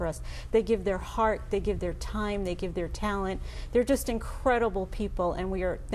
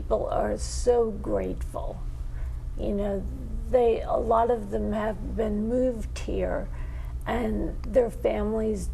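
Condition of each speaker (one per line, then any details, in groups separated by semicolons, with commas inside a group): No condition
Multiple sclerosis; very limited mobility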